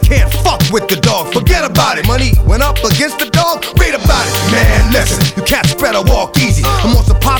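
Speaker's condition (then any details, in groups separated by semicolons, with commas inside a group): No condition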